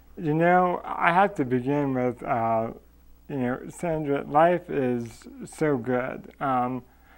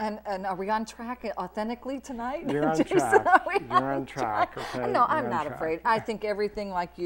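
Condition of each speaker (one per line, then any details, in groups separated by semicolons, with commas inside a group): Cerebral palsy; from birth, maternal hemorrhage before delivery, non-progressive
No condition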